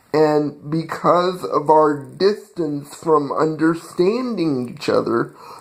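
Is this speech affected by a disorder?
Yes: cerebral palsy.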